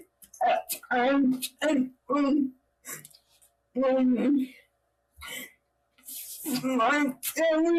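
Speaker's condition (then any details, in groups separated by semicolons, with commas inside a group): Cerebral palsy; own voice needs subtitles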